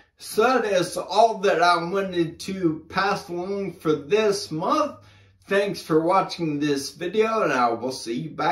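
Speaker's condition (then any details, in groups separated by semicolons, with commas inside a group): Brain injury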